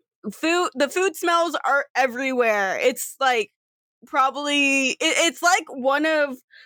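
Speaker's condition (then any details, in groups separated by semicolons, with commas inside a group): No condition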